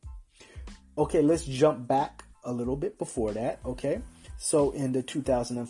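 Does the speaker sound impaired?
No.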